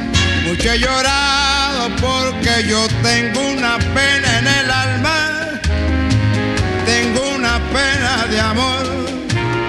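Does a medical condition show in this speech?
No.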